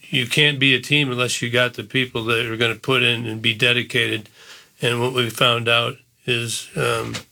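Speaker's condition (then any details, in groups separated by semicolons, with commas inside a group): Parkinson's disease; diagnosed about 11 years ago, works out daily: walking, jogging, aerobic exercise in and out of pool; drooling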